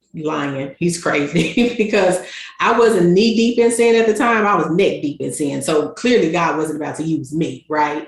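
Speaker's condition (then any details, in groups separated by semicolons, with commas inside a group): No condition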